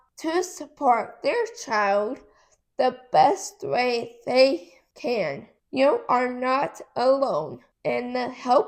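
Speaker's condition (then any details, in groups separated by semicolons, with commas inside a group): Cerebral palsy; affects muscles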